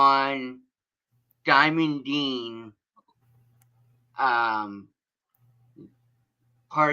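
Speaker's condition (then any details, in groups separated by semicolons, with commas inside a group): Cerebral palsy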